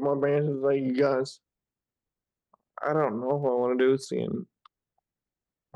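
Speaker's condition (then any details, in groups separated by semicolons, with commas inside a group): Friedreich's ataxia; earlier shortness of breath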